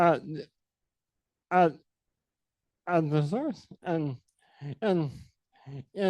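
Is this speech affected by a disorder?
Yes: ALS; sporadic form; diagnosed at age 32.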